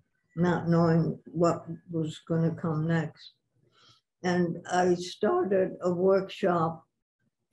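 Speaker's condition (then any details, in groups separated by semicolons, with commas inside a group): Parkinson's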